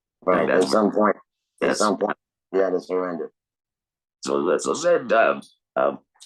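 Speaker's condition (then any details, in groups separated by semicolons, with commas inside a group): Laryngectomy; laryngectomy for cancer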